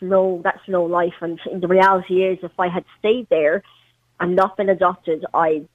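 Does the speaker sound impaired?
Yes: cleft palate; congenital, parents' Chernobyl radiation exposure, premature, over twenty surgeries, leg amputated, prosthetic limb age 12; all needed treatment received in Ireland, leads normal active life.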